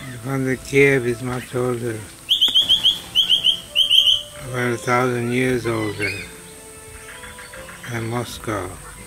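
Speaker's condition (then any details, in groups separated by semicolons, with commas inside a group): Slurred speech from poisoning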